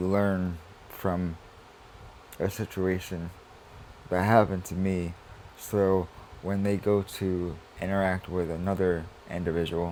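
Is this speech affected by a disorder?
Yes: cerebral palsy; spastic quadriplegic.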